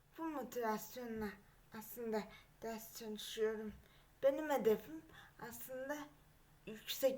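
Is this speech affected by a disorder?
Yes: cerebral palsy.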